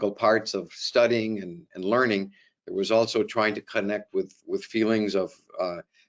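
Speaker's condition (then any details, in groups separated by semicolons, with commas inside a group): No condition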